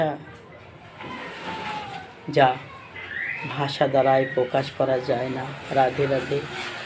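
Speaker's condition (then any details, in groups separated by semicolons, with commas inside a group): No condition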